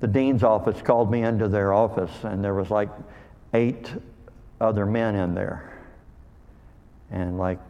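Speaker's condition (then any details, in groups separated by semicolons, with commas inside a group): Cleft lip and palate; called hair lip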